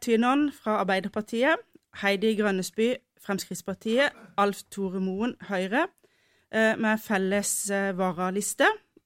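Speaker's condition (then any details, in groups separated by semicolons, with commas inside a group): No condition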